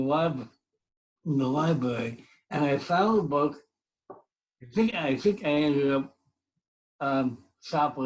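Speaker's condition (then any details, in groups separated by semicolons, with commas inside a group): Cerebral palsy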